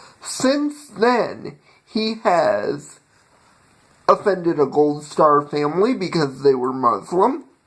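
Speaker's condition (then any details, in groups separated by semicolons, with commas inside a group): Cerebral palsy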